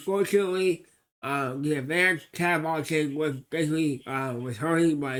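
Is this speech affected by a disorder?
Yes: cerebral palsy.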